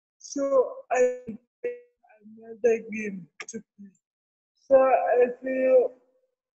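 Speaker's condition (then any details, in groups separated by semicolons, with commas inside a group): Cerebral palsy; from birth in Kenya, did not cry or breathe at birth, incubator for weeks, medical negligence; therapy since six months old, ongoing; other children thought talking different in childhood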